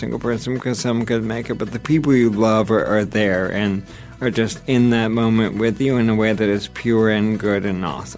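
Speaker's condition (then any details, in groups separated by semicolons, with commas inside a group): ALS; onset age 36, first symptom weak left hand cramping with pen, shaking hands; progressing slowly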